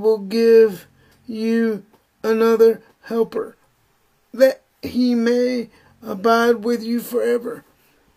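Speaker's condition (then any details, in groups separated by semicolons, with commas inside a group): Spastic cerebral palsy; uses wheelchair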